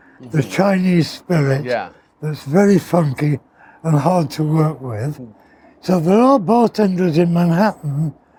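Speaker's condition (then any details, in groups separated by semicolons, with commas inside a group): Partial glossectomy for tongue cancer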